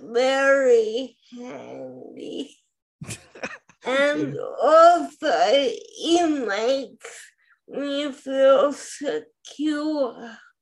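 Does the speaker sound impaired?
Yes: spastic quadriplegic cerebral palsy; CP accent, sultry disability accent, listeners may need to listen closely.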